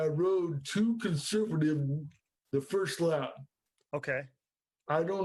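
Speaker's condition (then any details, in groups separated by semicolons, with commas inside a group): Cerebral palsy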